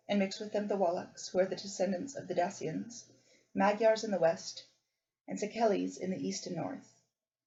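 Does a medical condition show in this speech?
No.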